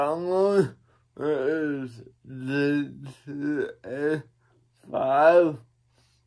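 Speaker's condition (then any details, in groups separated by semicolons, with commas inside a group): Cerebral palsy; atypical speech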